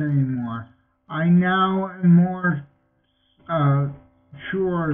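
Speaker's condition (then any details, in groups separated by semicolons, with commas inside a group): Multiple sclerosis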